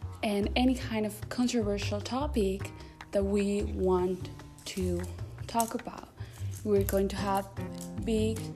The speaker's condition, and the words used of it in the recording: No condition.